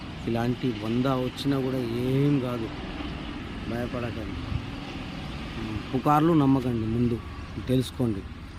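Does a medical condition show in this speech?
No.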